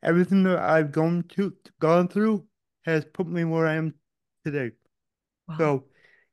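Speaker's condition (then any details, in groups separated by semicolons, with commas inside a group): Cerebral palsy; physical only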